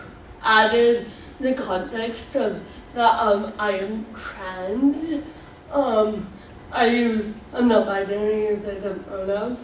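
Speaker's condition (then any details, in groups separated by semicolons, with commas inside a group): Cerebral palsy; affects walking and speech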